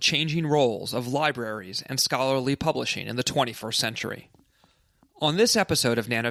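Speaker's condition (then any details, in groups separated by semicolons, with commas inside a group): No condition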